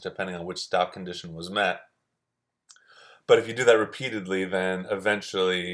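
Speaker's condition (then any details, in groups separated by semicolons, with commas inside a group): No condition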